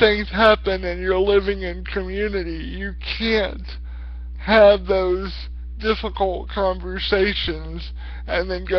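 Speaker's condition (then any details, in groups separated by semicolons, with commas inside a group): Cerebral palsy; speaks slower at times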